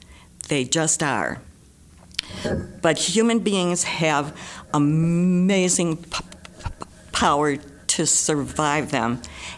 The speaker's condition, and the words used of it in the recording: Stuttering. Despite trying desperately to stop stuttering for much of my life, I still stutter.